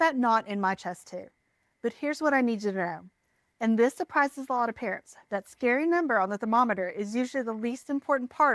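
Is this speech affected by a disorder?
No.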